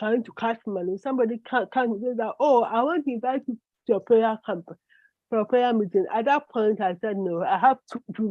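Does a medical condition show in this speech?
Yes: cerebral palsy.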